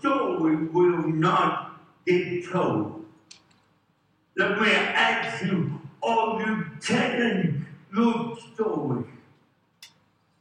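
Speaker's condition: Cerebral palsy; from birth

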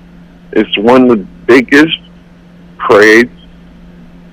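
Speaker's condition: Cerebral palsy; accepts own voice

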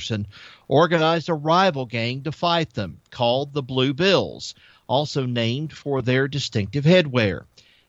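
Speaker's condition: No condition

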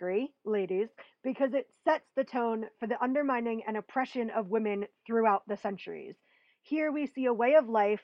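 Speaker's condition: No condition

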